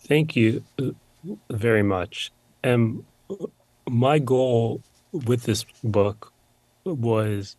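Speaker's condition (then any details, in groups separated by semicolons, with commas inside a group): Stutter; long hidden; still stutters, no cure; blocking, no stuttering when singing; blocks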